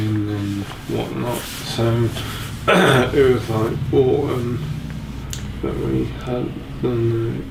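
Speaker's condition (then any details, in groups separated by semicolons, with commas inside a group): Neuromuscular disease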